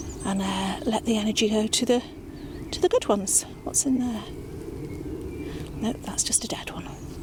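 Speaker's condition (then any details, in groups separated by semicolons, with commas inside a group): No condition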